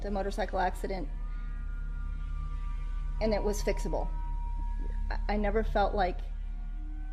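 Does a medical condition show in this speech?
No.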